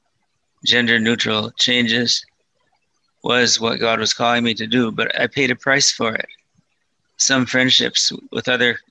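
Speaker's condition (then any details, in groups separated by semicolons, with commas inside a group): Parkinson's disease, mild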